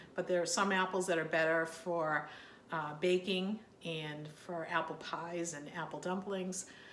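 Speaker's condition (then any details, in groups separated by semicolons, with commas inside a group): No condition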